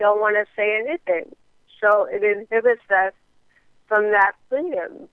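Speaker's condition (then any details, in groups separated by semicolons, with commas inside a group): Cerebral palsy; early childhood intervention with occupational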